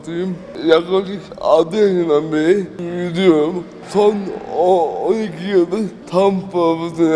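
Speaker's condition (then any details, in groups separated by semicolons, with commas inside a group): Cerebral palsy; age 27; began speaking gradually as child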